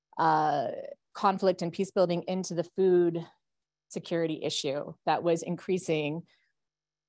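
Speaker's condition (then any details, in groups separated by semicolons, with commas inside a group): No condition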